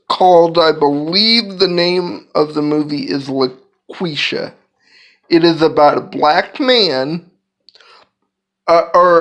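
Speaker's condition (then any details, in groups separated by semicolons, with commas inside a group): Cerebral palsy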